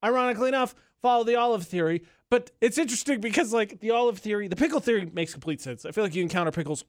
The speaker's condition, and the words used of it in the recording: No condition.